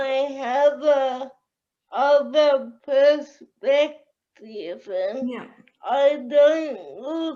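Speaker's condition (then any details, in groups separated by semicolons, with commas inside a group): Cerebral palsy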